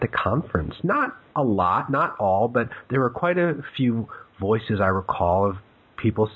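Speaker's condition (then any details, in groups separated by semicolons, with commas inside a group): No condition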